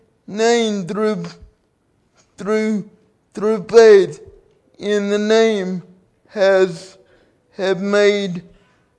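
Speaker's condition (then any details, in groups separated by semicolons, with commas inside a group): Cerebral palsy; from birth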